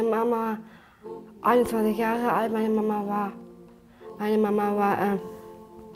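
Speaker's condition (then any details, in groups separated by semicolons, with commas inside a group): Down syndrome; present from birth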